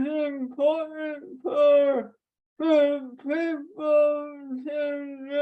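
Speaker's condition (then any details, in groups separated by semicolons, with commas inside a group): Traumatic brain injury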